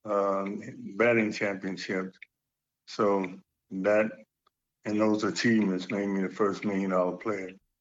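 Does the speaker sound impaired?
Yes: Parkinson's; Parkinson's disease for quite a while, age 70; slight stutter attributed to Parkinson's.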